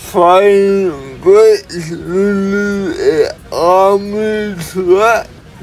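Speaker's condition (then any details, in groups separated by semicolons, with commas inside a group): Cerebral palsy; one hand affected; atypical speech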